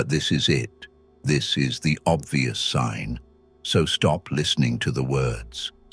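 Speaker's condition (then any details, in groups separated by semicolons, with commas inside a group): No condition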